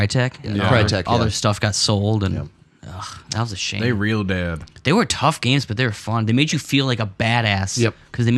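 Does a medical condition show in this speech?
No.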